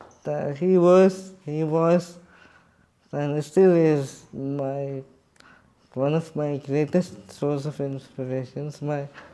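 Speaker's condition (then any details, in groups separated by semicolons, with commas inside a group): Cerebral palsy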